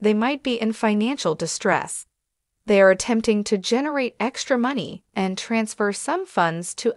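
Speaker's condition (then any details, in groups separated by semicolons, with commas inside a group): No condition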